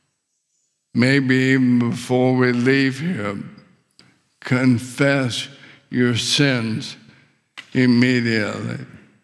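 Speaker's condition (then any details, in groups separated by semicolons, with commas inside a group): ALS; windpipe tightened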